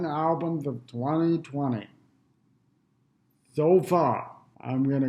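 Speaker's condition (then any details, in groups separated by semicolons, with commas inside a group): Cerebral palsy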